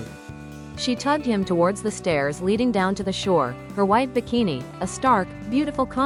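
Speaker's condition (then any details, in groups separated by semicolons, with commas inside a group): No condition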